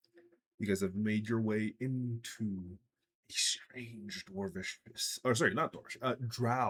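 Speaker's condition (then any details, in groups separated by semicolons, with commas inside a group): No condition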